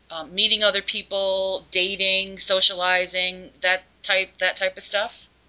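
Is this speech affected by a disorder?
No.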